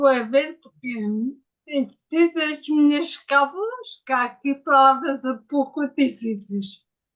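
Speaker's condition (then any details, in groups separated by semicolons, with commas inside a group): Ataxia after brain injury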